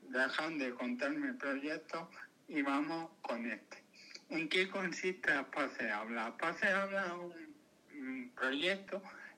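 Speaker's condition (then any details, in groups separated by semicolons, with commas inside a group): Cerebral palsy; lifelong physical motor disability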